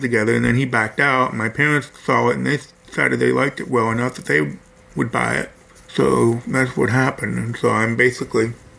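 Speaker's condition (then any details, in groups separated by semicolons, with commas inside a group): Hearing loss; quad cane 8 years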